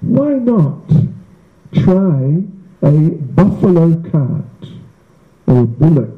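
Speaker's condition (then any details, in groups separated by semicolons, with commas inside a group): No condition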